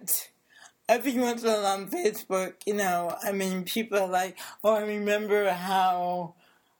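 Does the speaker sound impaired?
Yes: cerebral palsy; affects speech, improved with speech therapy.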